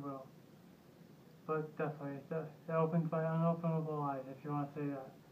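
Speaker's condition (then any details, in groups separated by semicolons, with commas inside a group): Severe traumatic brain injury; severe, caused by motorcycle accident, short-term memory problems; about eleven weeks post-injury, after ICU and neurological rehabilitation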